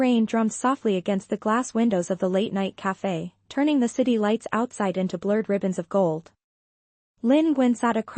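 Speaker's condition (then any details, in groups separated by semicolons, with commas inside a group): No condition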